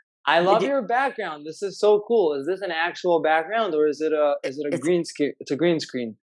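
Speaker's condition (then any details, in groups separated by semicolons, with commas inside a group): No condition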